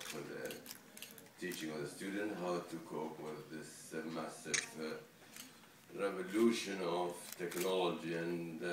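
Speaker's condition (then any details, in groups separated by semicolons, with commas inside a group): No condition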